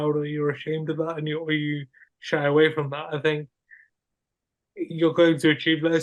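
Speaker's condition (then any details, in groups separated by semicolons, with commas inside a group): Cerebral palsy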